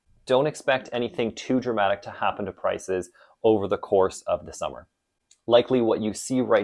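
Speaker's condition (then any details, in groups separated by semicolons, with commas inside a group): No condition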